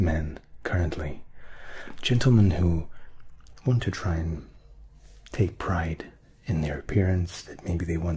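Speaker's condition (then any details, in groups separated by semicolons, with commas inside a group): No condition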